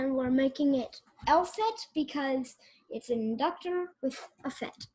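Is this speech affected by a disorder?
No.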